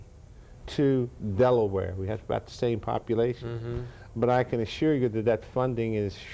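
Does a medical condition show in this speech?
No.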